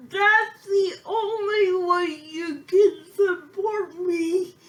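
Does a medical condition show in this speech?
Yes: physical speech impairment.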